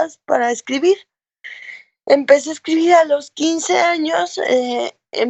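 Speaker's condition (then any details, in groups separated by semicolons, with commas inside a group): Cerebral palsy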